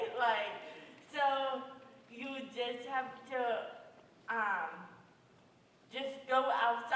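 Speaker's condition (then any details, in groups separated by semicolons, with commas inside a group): Cerebral palsy; hard to be understood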